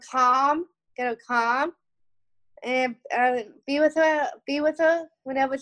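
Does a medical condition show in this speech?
Yes: Down syndrome; from birth.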